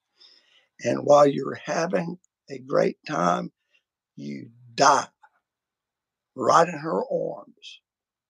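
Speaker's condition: Vocal cord surgery; multiple vocal cord surgeries

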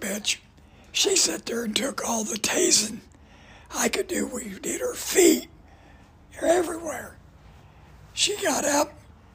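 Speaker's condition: Voice damage from cancer; raspy voice, voice box destroyed by cancer

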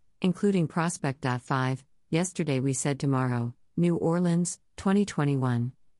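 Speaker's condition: No condition

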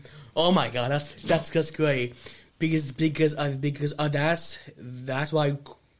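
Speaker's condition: Stutter; stutter since childhood, speech therapist in school; still has a stutter; no stuttering when performing in wrestling ring; repeated sounds, repeated words

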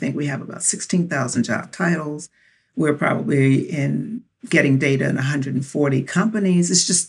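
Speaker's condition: No condition

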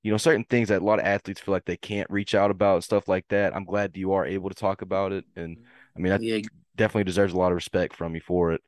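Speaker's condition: No condition

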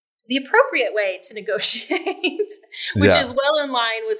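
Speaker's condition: No condition

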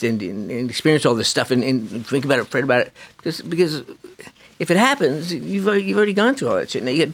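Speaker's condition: Parkinson's disease; young onset

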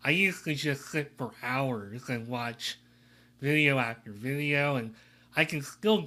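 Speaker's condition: Cleft lip and palate

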